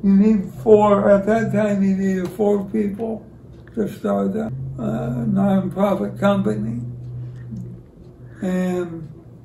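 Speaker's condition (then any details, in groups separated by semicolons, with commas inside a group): ALS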